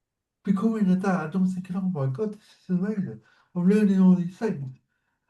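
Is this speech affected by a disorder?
Yes: cerebral palsy.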